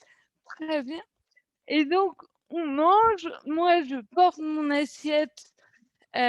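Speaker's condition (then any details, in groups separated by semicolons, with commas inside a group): Cerebral palsy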